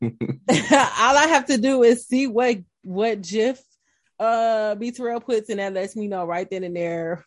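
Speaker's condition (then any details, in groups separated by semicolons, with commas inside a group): No condition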